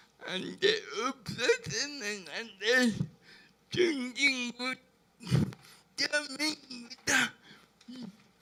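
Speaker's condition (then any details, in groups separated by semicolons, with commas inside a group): Brain lesion disability grade 1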